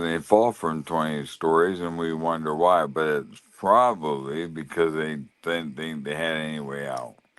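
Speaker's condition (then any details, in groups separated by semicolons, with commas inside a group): Lou Gehrig's disease (ALS)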